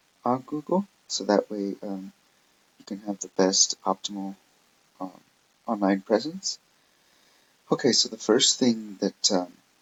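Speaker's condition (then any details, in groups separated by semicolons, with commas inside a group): No condition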